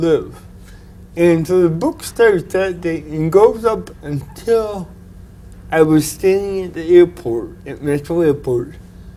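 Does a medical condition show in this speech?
Yes: cerebral palsy; from birth, physical effects; predicted early to never speak well.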